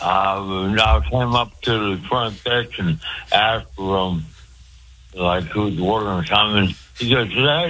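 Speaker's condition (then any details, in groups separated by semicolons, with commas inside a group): Speech impediment; cause unclear, stabbed by girlfriend and hit on head with ashtray years ago; hard to understand, worse on speakerphone with echo and delayed show behind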